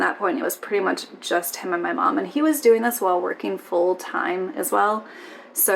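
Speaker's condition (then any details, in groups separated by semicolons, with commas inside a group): No condition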